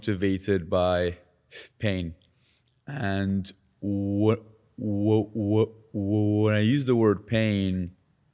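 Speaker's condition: Stutter; lifelong severe stutter, resulting severe social anxiety, public speaking and meditation against fear since 5 years; severe speech impediment lifelong, avoided speaking growing up in Lebanon, chose silence against negative reactions; repeated sounds, prolonged sounds, blocks

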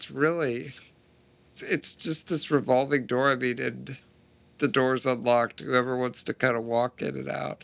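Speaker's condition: Duchenne muscular dystrophy; spontaneous mutation

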